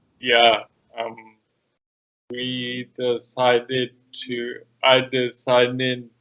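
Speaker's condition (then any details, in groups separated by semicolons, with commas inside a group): Cerebral palsy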